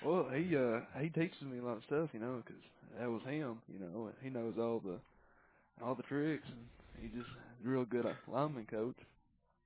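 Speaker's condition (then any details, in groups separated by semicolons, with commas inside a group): No condition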